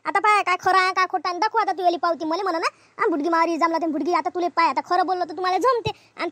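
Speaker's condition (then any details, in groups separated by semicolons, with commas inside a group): No condition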